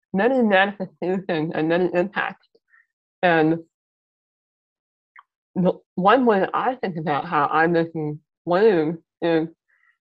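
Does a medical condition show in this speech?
Yes: muscular dystrophy; mild speech impairment.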